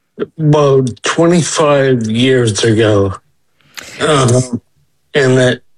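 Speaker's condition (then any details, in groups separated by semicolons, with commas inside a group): Friedreich's ataxia; diagnosed at 19, 28 years ago, progressive, early balance and gait problems, wheelchair user about 25 years; age 47, Skyclarys over 2 years, three pills daily, Children's Hospital of Philadelphia neurologist, nystagmus reduced; speech slowed with progression, improved on Skyclarys, more confident, asked less to repeat, swallowing improved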